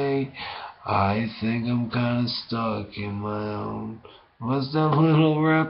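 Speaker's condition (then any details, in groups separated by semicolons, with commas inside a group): Brain injury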